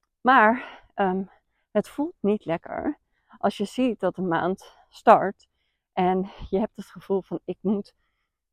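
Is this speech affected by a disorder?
No.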